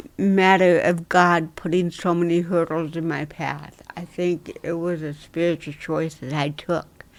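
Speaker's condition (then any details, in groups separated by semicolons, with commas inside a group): Dystonia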